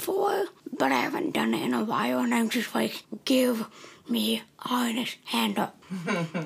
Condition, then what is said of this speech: Cerebral palsy. Yeah, you do have a lot of voice.